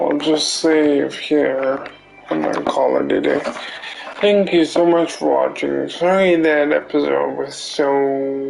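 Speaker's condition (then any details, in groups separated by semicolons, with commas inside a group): Cerebral palsy; affects limbs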